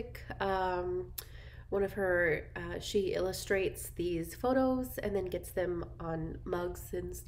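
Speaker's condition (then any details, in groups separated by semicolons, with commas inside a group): No condition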